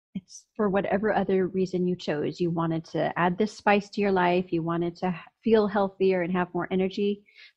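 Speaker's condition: No condition

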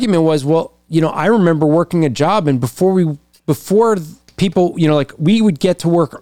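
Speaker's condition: No condition

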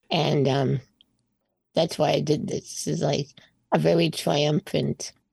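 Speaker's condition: Spinal muscular atrophy type 2; congenital, born early 60s, wheelchair user, slightly progressive, found out in twenties, arms less mobile; on oral breakthrough medication rebuilding motor neurons; breathing, speaking and singing much stronger since medication, functions declining before it

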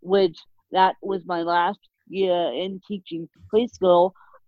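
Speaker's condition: Cerebral palsy; mostly not felt

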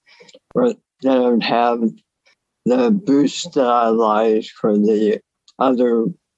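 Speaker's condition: Oral cancer salvage surgery, partial tongue, mandible and soft palate resection; esophageal nerves

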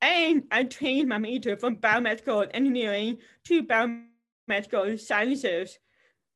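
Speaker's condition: Deafness; cannot hear anything

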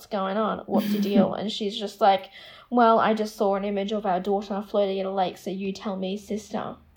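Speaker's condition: No condition

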